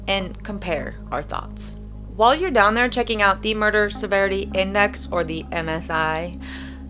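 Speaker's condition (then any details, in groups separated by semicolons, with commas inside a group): No condition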